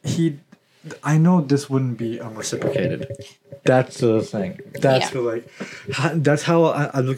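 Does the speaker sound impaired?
Yes: stutter; stutter present since at least high school; here repeated sounds, repeated words.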